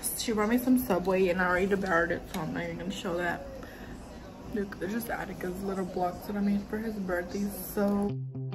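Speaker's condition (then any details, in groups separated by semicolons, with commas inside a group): No condition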